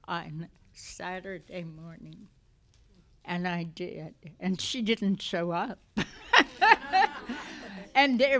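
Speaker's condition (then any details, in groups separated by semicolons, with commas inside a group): Essential tremor; essential tremor affecting voice; may be hard to understand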